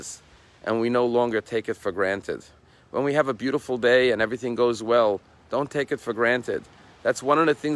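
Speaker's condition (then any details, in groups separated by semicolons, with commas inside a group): No condition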